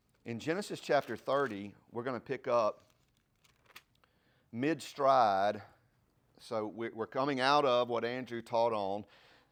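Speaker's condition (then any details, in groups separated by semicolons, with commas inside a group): No condition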